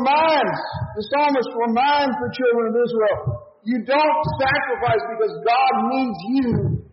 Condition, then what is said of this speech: No condition.